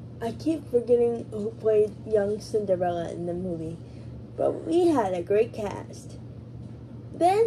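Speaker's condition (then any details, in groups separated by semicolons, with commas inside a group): Cerebral palsy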